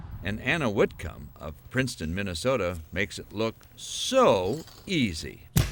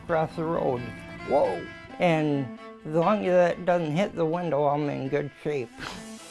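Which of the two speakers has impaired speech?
The second: ataxia; balance problem.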